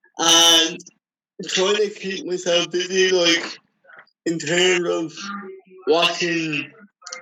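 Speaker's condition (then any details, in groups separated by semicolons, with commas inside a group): Cerebral palsy; wheelchair user since childhood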